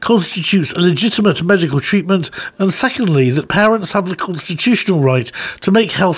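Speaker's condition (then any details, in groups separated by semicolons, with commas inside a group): No condition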